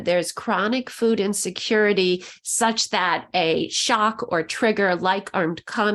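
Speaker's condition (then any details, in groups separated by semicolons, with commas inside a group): No condition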